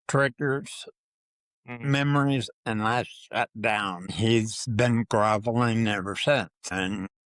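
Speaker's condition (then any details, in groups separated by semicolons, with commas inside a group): Parkinson's disease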